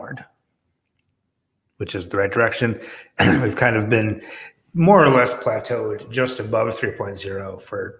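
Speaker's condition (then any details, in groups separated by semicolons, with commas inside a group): No condition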